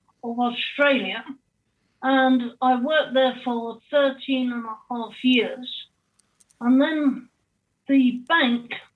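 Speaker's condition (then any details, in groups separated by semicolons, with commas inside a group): Cerebral palsy quadriplegia; born 3 months premature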